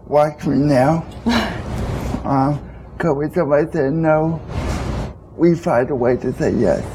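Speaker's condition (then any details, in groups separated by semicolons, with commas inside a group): Cerebral palsy; congenital, since birth, told at early age would never talk or use bathroom; early prediction of no speech, now speaks in interview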